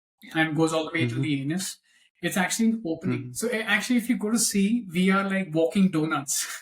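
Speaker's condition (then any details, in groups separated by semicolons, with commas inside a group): No condition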